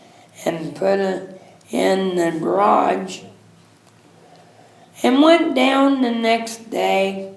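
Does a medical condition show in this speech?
Yes: cerebral palsy.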